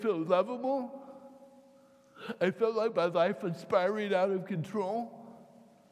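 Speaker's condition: Cerebral palsy; mild cerebral palsy from birth, torsional dystonia from eighth grade

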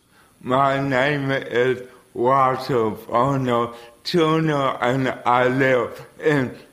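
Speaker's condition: Cerebral palsy; daily tasks harder than for others

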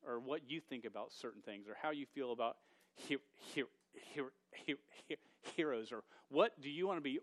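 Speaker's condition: Stuttering; long-standing stutter, present over 24 years, once fought calling to teach because unable to talk; stammers when nervous; repeated sounds, blocks

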